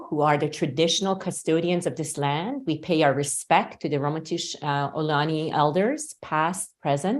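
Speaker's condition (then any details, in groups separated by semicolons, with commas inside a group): No condition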